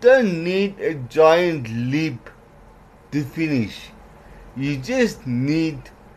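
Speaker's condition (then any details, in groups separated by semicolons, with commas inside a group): Cerebral palsy; worse when mouth tires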